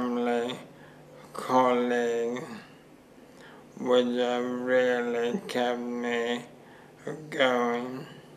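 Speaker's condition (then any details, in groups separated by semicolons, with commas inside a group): Motor neuron disease; bulbar involvement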